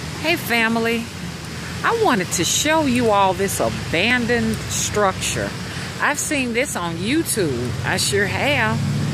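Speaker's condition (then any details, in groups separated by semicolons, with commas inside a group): No condition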